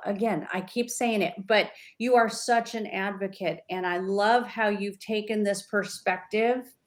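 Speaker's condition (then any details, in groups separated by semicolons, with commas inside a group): No condition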